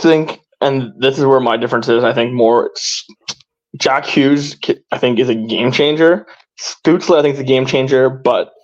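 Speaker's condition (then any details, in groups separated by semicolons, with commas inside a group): Stuttering; stutters a lot, expects stuttering to worsen when upset; prolonged sounds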